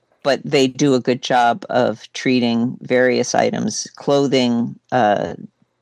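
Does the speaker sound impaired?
No.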